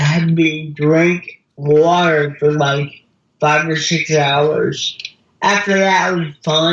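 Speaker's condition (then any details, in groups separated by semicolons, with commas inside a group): Cerebral palsy; mild speech impediment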